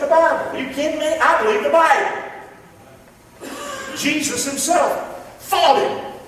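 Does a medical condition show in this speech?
No.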